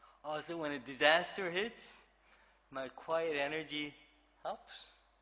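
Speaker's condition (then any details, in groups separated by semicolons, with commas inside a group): Cerebral palsy; affects movement and speech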